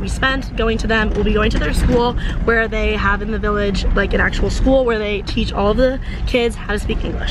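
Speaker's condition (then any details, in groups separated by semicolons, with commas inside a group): No condition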